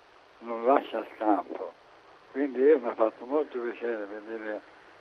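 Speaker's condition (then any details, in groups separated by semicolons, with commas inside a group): Amyotrophic lateral sclerosis; currently 58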